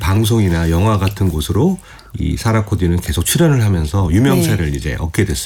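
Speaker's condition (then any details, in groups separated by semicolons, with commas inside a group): No condition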